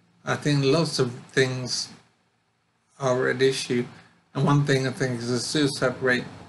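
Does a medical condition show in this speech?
Yes: brain injury; hard to communicate clearly.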